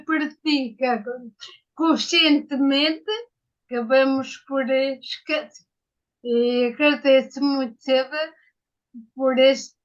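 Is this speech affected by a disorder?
Yes: ataxia; ataxia after brain injury.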